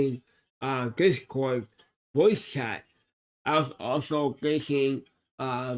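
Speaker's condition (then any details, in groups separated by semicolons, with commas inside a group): Cerebral palsy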